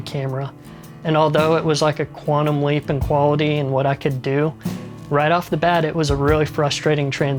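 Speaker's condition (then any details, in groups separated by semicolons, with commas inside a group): No condition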